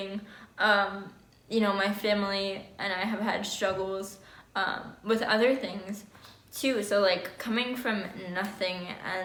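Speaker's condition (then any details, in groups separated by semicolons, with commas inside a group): Cerebral palsy, mild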